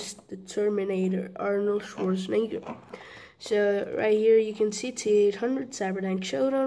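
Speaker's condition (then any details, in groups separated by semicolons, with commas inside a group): No condition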